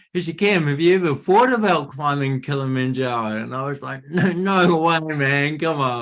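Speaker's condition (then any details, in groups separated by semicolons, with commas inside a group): Cerebral palsy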